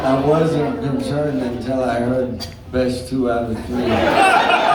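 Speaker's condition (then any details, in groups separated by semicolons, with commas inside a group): ALS; some speech trouble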